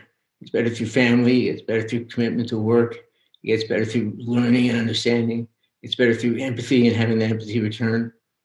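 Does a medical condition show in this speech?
Yes: young onset Parkinson's; halting at times, now fairly clear and robust, words come faster than can be spoken.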